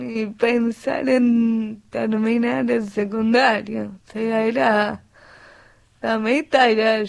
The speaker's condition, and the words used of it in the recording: Cerebral palsy. Una de las cosas de la parálisis cerebral es que en la cabeza está la respuesta y después no puede salir a la luz.